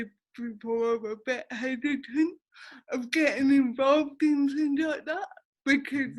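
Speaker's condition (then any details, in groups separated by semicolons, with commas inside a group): Cerebral palsy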